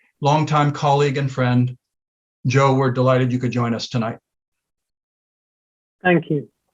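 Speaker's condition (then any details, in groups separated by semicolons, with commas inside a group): No condition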